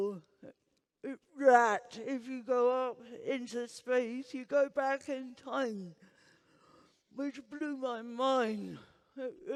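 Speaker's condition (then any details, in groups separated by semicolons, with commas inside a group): Huntington's disease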